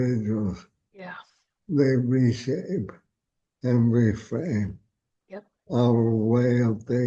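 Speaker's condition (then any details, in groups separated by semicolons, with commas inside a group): ALS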